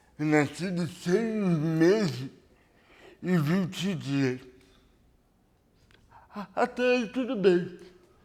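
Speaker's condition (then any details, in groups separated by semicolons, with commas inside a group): Cerebral palsy; lack of oxygen at birth, premature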